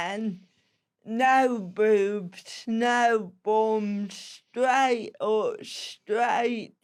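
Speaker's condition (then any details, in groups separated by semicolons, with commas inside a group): Cerebral palsy; walked at age 4; slow speech, sounds disabled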